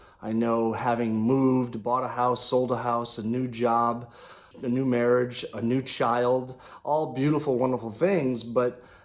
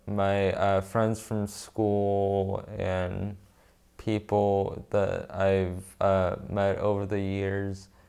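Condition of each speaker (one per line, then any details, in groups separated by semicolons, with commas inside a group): No condition
Brain injury; traumatic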